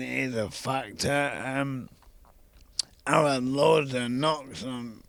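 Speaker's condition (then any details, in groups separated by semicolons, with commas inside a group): ALS; young onset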